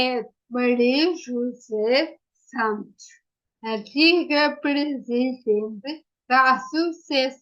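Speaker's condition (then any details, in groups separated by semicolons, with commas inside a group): Ataxia after brain injury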